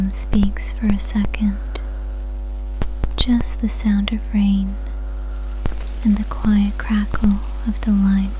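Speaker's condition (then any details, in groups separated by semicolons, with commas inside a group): No condition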